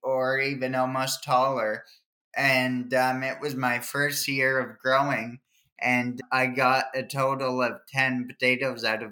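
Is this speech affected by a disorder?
Yes: cerebral palsy; from birth, brain injury from oxygen loss at fast birth, trouble remembering multiple tasks, hand movement and writing difficulty; plant work at MacArthur's nursery as therapy for hand movements and writing.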